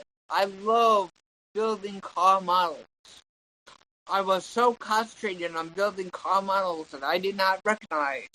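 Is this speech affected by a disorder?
Yes: cerebral palsy; tongue and legs.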